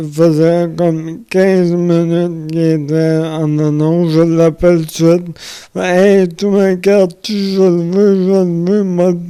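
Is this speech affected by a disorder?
Yes: amyotrophic lateral sclerosis.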